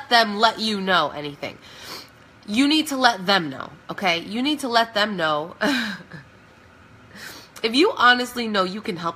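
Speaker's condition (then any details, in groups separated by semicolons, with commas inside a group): No condition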